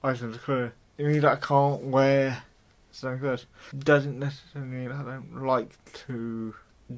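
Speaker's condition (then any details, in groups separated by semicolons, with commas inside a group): Cerebral palsy; mild, affects muscles and speech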